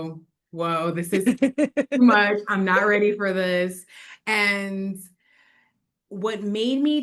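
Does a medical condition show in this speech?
No.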